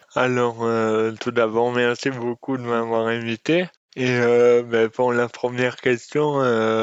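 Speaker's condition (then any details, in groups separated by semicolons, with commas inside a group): Dystonia; speech disorder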